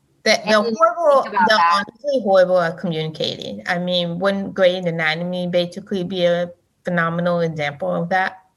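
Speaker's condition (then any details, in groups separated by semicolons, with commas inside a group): Deafness; elevates voice when not wearing hearing aid, cannot hear own voice, goes by feel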